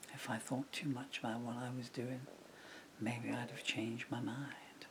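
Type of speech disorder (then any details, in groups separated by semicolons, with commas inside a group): Bulbar dysarthria; progressive bulbar palsy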